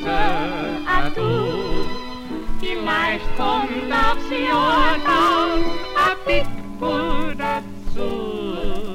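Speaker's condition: No condition

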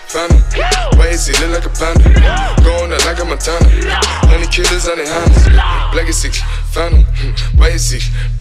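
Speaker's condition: No condition

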